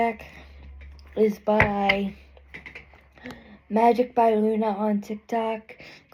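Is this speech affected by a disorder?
Yes: cerebral palsy.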